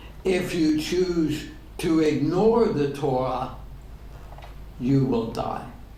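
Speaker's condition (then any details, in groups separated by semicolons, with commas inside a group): ALS; degenerative; diagnosed ten years ago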